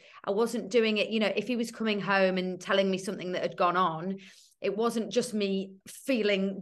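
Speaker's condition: No condition

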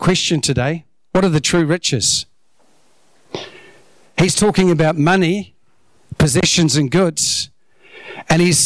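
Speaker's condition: No condition

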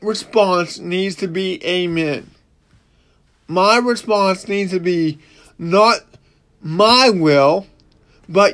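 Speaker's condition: Cerebral palsy; walks with a limp

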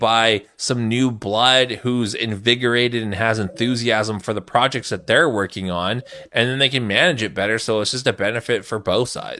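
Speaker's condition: No condition

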